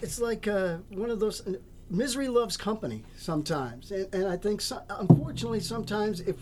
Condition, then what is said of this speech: No condition.